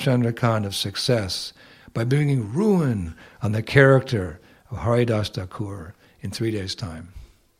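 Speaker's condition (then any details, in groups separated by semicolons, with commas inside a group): No condition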